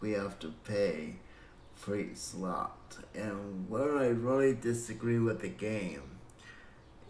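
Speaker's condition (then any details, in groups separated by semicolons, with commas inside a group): Cerebral palsy; breathing fine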